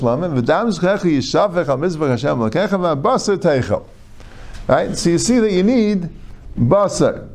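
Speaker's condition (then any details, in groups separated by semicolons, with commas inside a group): No condition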